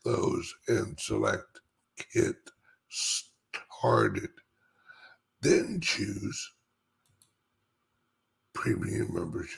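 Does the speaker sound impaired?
Yes: speech impediment; says barely able to talk, raspy voice, calls self horrible singer.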